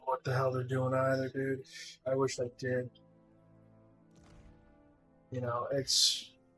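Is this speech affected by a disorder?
No.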